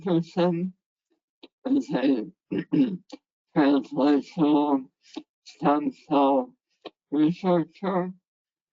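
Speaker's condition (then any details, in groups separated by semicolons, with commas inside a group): Head and neck cancer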